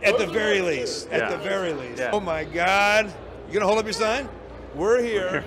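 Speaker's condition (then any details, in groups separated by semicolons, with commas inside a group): No condition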